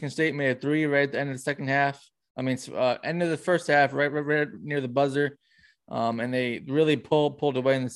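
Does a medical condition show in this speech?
No.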